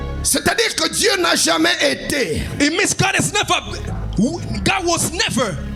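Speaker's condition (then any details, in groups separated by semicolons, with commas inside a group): No condition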